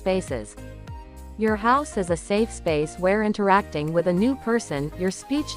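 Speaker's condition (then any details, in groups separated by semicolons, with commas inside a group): No condition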